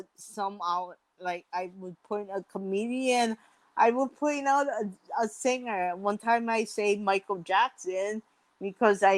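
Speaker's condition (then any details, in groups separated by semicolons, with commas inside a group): Mild cerebral palsy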